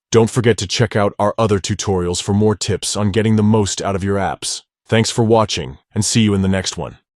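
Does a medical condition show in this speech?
No.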